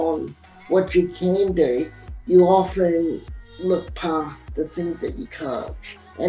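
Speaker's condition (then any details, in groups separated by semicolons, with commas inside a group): Severe cerebral palsy, spastic quadriplegia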